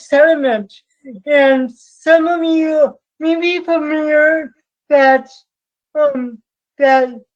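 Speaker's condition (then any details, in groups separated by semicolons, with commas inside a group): Cerebral palsy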